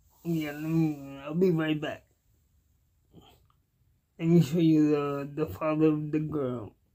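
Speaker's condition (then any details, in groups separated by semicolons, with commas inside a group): Cerebral palsy; cannot walk, uses wheelchair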